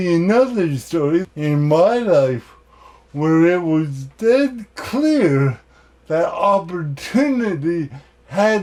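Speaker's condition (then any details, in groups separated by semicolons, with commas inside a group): Cerebral palsy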